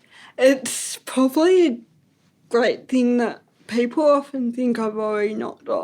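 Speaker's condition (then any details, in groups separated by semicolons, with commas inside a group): Ataxic cerebral palsy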